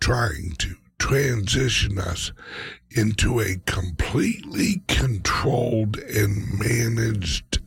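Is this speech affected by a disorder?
Yes: speech impediment, mild; slight speech impediment.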